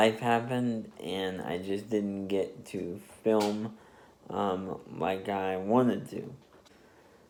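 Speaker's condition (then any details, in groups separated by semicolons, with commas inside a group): Spastic diplegia cerebral palsy; adult, uses wheelchair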